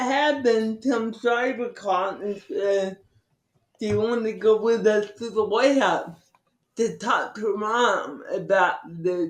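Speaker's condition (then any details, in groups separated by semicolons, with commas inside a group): Cerebral palsy; from birth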